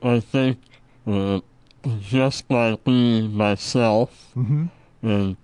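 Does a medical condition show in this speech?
Yes: Treacher Collins syndrome; congenital genetic, no ears or ear canals, no eye sockets or cheekbones, jaw deformities, cleft palate; about 30 surgeries reconstructing whole facial skeleton, bone conduction hearing aids, hears through bones.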